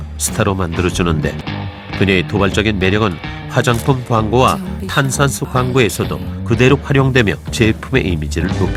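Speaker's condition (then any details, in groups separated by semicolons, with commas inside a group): No condition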